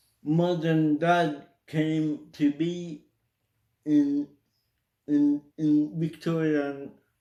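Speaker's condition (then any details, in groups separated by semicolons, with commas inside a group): Cerebral palsy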